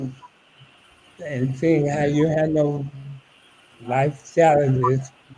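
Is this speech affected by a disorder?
Yes: ALS; about eight years since diagnosis.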